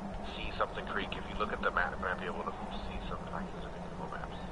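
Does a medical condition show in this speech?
No.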